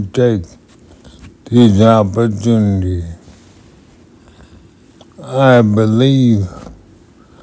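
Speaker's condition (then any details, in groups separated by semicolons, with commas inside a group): Multiple sclerosis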